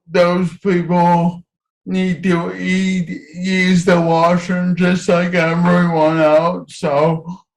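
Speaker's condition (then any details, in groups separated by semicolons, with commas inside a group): Cerebral palsy; muscle stiffness, irregular movements, birth oxygen deprivation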